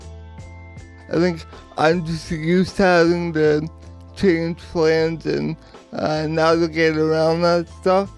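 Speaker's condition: Cerebral palsy; power wheelchair user

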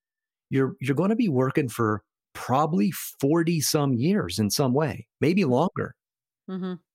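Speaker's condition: No condition

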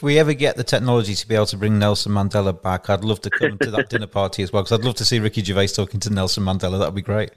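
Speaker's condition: No condition

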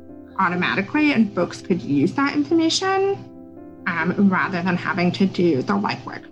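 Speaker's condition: Deafness; had speech therapy

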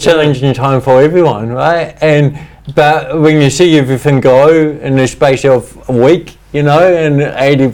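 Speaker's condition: Cerebral palsy; speech impediment, talks funny

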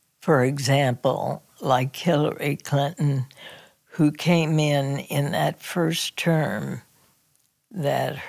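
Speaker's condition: Spasmodic dysphonia; diagnosis took six years

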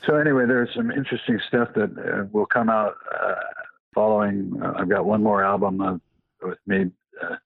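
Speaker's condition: Parkinson's disease

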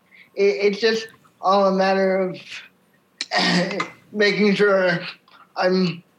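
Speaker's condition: Cerebral palsy; from birth, wheelchair user

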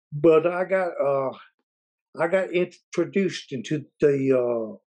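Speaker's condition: Stutter; stutter since early childhood, severe in first grade, nearly placed in special school; ongoing stutter, frequent fillers, word and phrase repetitions; fluent when singing, sang without stuttering from about age twelve or thirteen; blocks

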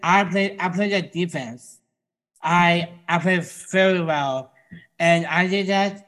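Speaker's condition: Down syndrome

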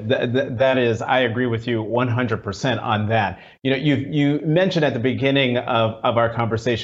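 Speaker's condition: No condition

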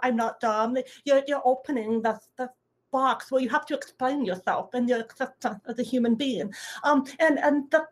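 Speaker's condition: Deafness; deaf medically, little-d deaf, some residual hearing, wears hearing aid, lip reads, no sign language; speaks orally, audible deaf accent noticed by listeners

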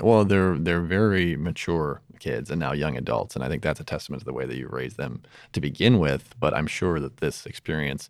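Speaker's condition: No condition

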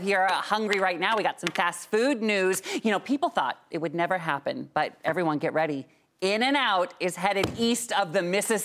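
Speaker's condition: No condition

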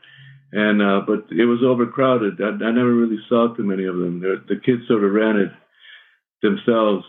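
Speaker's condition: Parkinson's; shaky voice, may stumble on words

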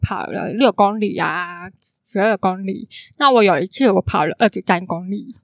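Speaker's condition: Congenital hearing impairment, congenital cochlear underdevelopment; cannot hear clearly, relies on watching eyes and surroundings to communicate

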